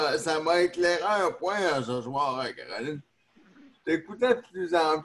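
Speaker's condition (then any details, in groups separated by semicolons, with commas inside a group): Neonatal cerebral palsy; neonatal onset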